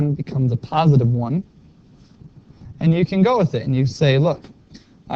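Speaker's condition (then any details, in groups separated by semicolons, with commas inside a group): No condition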